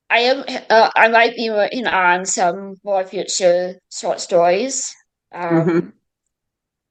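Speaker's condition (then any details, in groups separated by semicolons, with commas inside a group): Cerebral palsy, mild; speech affected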